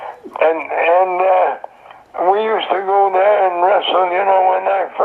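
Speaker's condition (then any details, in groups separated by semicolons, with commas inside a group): Throat cancer; survivor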